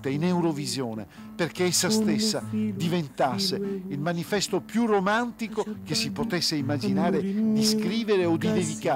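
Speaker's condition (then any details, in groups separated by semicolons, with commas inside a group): No condition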